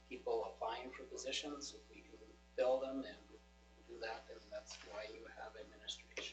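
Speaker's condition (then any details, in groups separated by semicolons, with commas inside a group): No condition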